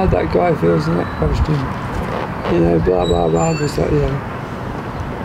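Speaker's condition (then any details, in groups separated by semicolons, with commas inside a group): Motor neurone disease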